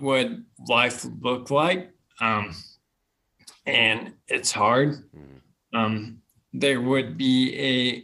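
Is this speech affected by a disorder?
Yes: bulbar onset ALS; speech problems first, first diagnosed as tick-bite Lyme disease and infections, treated, then neurologist; at first only after alcohol, later in everyday life, disease taking speaking away.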